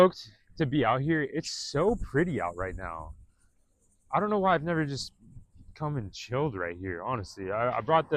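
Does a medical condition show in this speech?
No.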